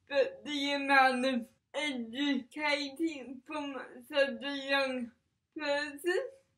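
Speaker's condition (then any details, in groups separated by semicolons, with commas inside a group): Cerebral palsy; speech affected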